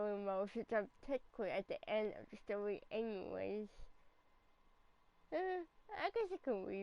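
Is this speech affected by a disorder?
Yes: cerebral palsy.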